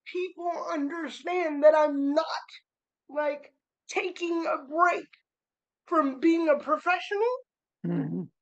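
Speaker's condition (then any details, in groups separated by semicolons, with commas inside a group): Cerebral palsy; spastic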